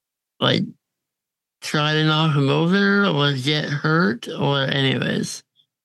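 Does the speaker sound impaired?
Yes: congenital muscular dystrophy; diagnosed at 6 months, chronically physically disabled, doctor predicted inability to thrive.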